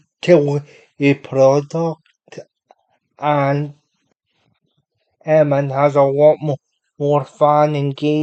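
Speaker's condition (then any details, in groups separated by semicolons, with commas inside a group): Cerebral palsy; unable to walk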